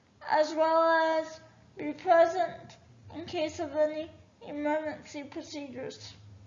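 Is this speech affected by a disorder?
Yes: cerebral palsy.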